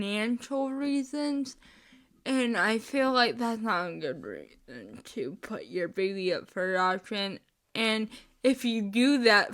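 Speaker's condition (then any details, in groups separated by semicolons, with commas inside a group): Spastic cerebral palsy, mixed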